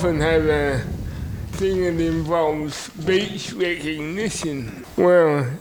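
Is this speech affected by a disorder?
Yes: spastic cerebral palsy; speech recognition systems reportedly do not work well.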